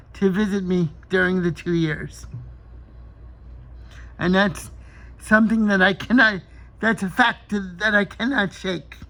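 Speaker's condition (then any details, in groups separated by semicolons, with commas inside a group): Cerebral palsy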